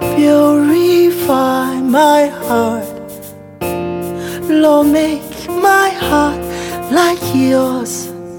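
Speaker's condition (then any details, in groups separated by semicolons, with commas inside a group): No condition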